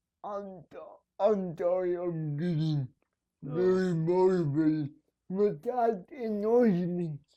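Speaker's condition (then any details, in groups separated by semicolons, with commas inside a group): Cerebral palsy; needs help at night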